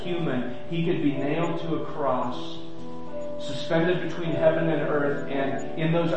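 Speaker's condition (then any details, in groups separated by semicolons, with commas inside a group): No condition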